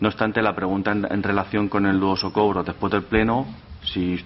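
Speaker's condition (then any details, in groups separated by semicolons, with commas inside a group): No condition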